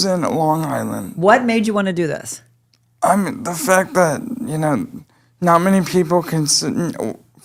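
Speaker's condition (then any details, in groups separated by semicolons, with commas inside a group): Cerebral palsy; present from birth; able to speak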